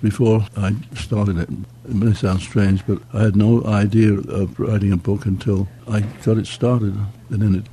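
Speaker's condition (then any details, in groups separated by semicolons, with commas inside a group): Parkinson's disease; voice muted, closely mic'd for interview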